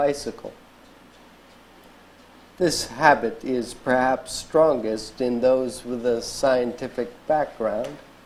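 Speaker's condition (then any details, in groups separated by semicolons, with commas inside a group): ALS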